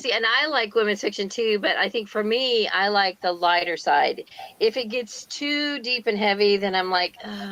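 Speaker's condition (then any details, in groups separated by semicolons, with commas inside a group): No condition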